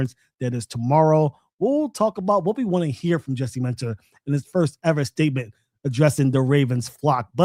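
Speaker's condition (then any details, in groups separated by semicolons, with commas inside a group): No condition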